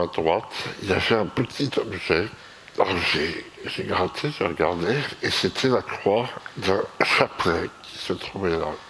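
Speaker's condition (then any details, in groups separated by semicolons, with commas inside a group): Myopathy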